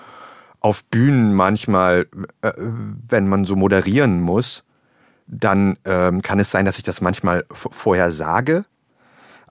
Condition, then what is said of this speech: Stuttering. Also gemessen an den Wörtern, die ich heute schon gesprochen habe, würde ich sagen, es ist eher ein flüssiger Tag.